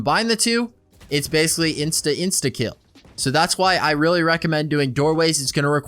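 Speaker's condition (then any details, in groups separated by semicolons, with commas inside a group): No condition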